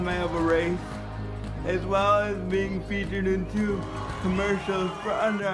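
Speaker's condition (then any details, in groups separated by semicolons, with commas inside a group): Cerebral palsy; from birth, affects communication, physical challenges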